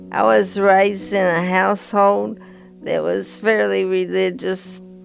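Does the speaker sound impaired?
Yes: Parkinson's disease; onset in early 50s, first full-body tremor with fall, dopamine agonist for years, symptom-free, dose increased; off dopamine agonist nearly 3 years, tremors much worse, trouble walking, uses cane and walker.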